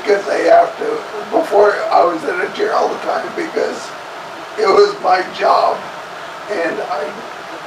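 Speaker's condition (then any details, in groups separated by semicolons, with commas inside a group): Cerebellar ataxia from brain tumour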